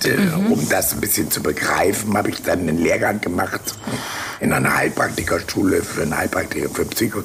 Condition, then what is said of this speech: Laryngectomy. Und wenn ich beim Ausatmen mein Tracheostoma vorne verschließe, also draufdrücke, dann wird die Luft, die aus der Luftröhre raus will, in den Rachen umgeleitet.